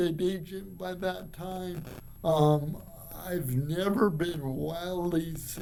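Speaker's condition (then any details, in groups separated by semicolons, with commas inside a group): Cerebral palsy; from birth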